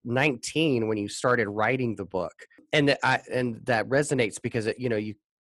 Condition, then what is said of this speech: No condition.